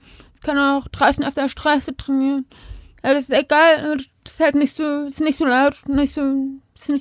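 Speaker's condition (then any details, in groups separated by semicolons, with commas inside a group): Deafness; speaks and signs, bilingual, hearing people forget deafness because speaks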